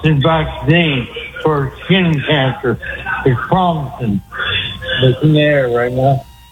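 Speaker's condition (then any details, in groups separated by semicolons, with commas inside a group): Speech impediment; deaf in left ear, past cataract; calling on speakerphone from echoing laundry room, delayed show audio behind; hard to understand, worse over speakerphone in echo room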